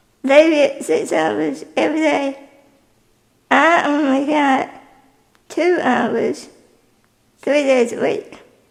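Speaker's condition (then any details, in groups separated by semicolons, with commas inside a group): Spinal muscular atrophy type 2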